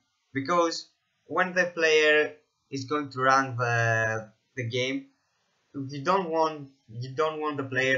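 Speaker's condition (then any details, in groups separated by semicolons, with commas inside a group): No condition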